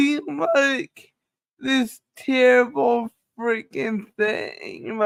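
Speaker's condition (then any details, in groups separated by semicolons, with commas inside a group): Cerebral palsy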